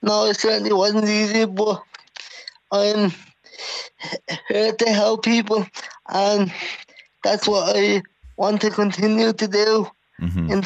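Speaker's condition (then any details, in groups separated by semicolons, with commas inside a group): Cerebral palsy; secondary scoliosis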